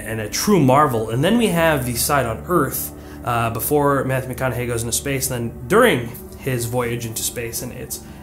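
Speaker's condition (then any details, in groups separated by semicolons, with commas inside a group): No condition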